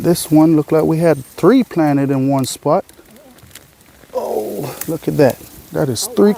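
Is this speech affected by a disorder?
No.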